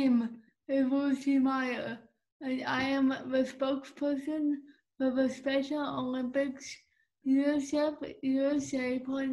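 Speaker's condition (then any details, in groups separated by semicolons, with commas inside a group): Cerebral palsy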